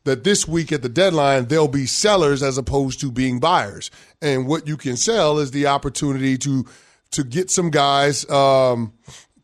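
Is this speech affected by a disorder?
No.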